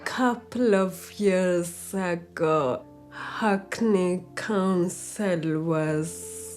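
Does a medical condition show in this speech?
Yes: brain injury; acquired.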